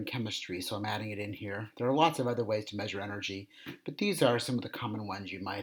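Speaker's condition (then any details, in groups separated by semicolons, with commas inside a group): No condition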